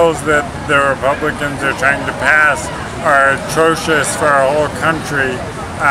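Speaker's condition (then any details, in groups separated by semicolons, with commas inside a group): ALS; paralyzing whole body; about a year since diagnosis, rapidly progressing paralysis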